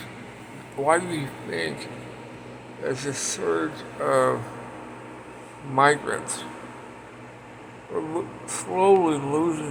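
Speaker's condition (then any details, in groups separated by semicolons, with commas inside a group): Parkinson's; speech impediment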